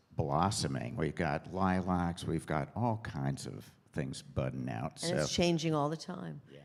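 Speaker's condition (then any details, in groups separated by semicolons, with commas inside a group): No condition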